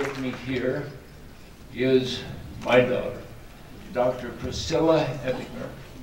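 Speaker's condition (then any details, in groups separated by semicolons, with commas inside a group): ALS; extremely weak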